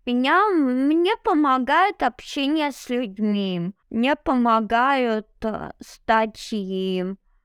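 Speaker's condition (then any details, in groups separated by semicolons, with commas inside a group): Cerebral palsy; abnormal gait, needs help on stairs without railings, walks everywhere, no wheelchair, home-schooled as child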